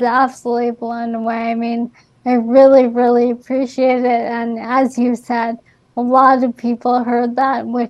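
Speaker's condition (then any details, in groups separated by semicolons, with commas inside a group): ALS; recently diagnosed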